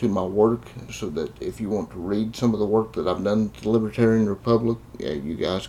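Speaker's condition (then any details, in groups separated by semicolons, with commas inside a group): Cerebral palsy; confined to a wheelchair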